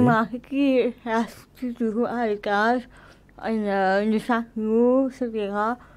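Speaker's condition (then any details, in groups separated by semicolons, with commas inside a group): Cerebral palsy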